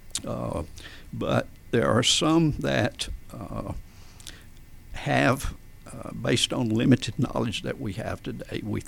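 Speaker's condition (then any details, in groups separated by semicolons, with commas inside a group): Spasmodic dysphonia; diagnosed by otolaryngologist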